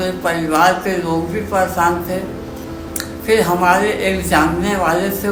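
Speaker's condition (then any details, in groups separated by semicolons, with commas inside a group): Mouth cancer surgery; mouth cancer destroyed oral bone, surgery; advanced stage, treated 1.5-2 years ago, onset 3 years ago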